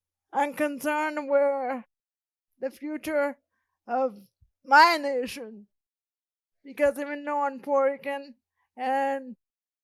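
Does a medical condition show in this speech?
Yes: cerebral palsy; present from birth.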